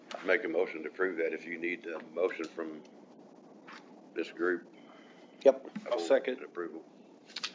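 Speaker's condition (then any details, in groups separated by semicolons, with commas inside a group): No condition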